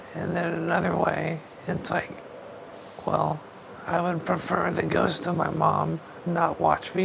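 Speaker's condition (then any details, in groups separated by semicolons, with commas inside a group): ALS; young man, hospital bed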